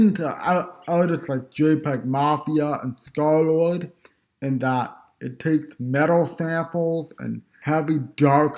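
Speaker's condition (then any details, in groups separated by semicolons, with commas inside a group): Cerebral palsy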